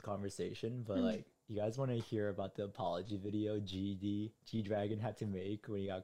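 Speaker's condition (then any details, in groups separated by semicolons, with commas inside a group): No condition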